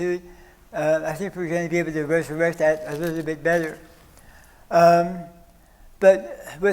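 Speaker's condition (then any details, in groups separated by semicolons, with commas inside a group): Stage 4 oral cancer; needed feeding tube during chemoradiation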